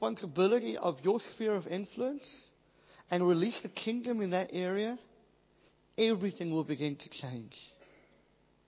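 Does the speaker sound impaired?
Yes: cleft palate, Pierre Robin syndrome; speech most affected, hated own voice until about age 28, could not hear self preach.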